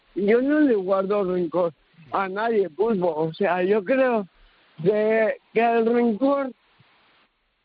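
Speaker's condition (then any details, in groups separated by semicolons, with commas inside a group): Cerebral palsy; early intervention from infancy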